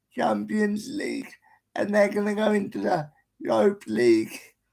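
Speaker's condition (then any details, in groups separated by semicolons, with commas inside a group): Cerebral palsy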